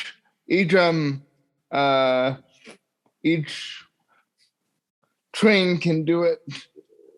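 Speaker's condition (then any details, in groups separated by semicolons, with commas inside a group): Cerebral palsy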